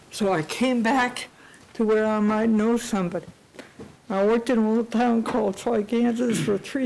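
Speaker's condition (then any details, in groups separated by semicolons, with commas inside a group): Cerebral palsy; unable to type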